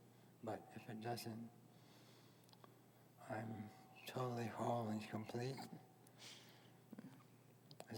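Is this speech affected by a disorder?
Yes: head and neck cancer.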